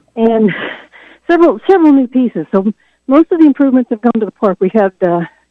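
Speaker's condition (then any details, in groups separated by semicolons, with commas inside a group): No condition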